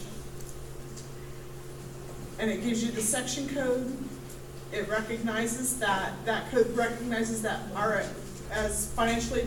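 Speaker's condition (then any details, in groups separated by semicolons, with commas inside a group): No condition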